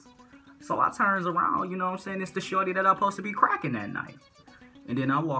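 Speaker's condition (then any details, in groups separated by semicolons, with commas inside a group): No condition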